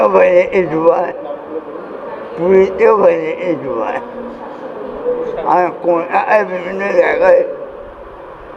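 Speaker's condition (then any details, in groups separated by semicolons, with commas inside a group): Cerebral palsy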